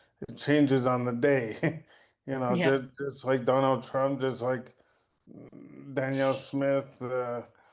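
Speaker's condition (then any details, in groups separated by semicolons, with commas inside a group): Cerebral palsy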